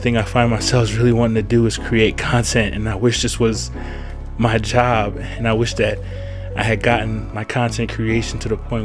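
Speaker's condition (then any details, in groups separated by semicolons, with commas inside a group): No condition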